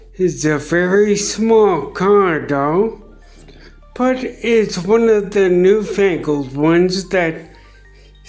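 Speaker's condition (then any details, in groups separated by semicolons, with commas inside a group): Traumatic brain injury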